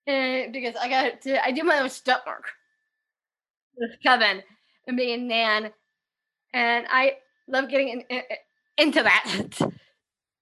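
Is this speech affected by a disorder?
Yes: Down syndrome; developmental disability.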